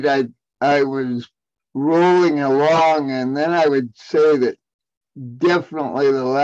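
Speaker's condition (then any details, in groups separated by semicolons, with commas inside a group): Cerebral palsy; chronic fatigue since mid 50s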